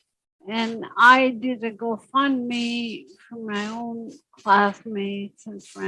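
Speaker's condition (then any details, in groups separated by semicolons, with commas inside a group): Secondary progressive multiple sclerosis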